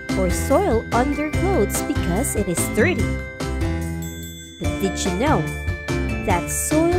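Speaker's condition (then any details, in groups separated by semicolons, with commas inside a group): No condition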